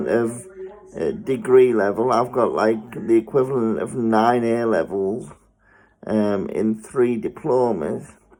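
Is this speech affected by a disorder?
Yes: spastic cerebral palsy.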